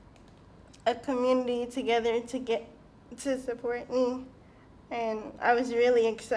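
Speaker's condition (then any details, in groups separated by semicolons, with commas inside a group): Cerebral palsy; cerebral palsy, uses wheelchair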